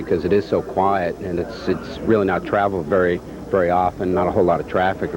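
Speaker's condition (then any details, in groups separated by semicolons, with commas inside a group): No condition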